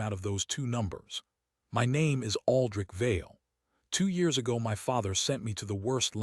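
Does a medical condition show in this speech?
No.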